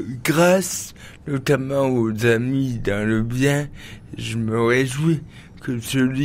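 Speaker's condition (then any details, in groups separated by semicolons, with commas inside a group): Cerebral palsy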